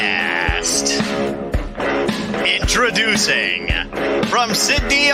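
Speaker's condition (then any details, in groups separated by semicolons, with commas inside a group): No condition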